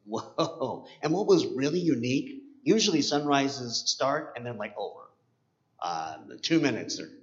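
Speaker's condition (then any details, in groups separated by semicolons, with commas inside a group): Cleft palate; congenital cleft palate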